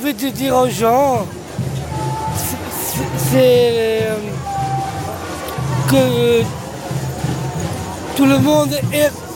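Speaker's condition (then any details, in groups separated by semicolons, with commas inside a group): Down syndrome; trisomy 21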